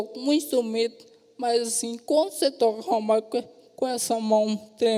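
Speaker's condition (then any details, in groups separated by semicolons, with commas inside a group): Traumatic brain injury, severe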